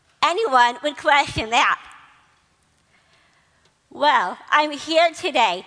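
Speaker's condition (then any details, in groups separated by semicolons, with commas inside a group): Down syndrome; present from birth, diagnosed before birth; adult, giving TEDx speech, clip played on radio; speech described as moving and eloquent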